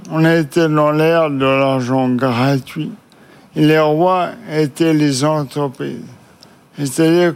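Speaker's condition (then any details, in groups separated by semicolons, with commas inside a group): ALS (Charcot's disease); diagnosed about 2 years ago, first symptoms mistaken for tendinitis, many tests initially normal; difficult voice, hard to hear, viewers may need to raise TV volume or switch channel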